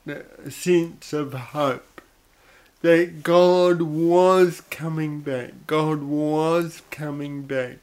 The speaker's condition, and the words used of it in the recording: Cerebral palsy. You're hearing an odd sort of voice. I've got cerebral palsy, and basically what that means is when I was born, or around the time